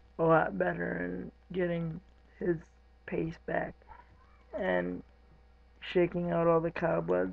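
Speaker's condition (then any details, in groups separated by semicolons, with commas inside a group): Cerebral palsy; lifelong, wheelchair user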